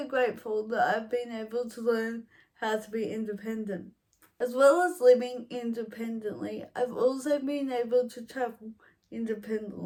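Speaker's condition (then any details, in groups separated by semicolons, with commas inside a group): Cerebral palsy, mild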